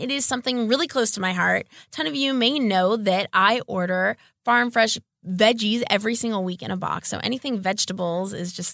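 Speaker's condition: No condition

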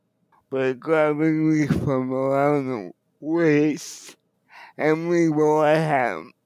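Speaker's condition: Cerebral palsy; wheelchair user

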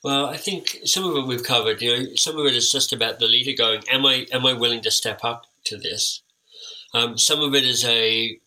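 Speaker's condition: Cleft lip and palate; orthodontic treatment

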